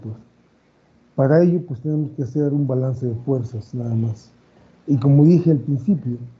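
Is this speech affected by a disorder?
No.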